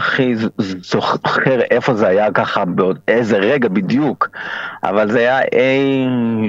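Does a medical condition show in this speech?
Yes: stuttering; stuttering since age 4, can occur in any situation, such as at a bank; age 38, about 34 years since onset; frequent phrase repetitions, many fillers, broken unfinished sentences, word slips; here prolonged sounds.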